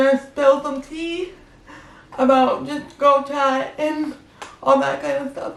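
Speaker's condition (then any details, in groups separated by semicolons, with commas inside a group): Cerebral palsy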